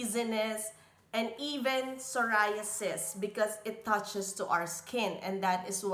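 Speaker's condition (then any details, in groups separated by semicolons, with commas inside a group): No condition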